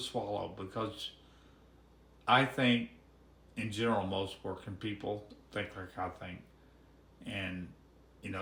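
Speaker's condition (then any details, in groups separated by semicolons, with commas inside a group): ALS, severe; speech severely hampered, difficulty swallowing, thicker liquids easier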